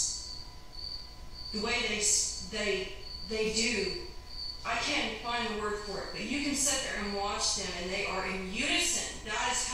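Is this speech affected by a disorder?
No.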